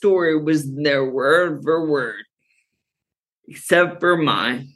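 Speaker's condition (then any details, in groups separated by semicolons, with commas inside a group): Friedreich's ataxia; muscle relaxing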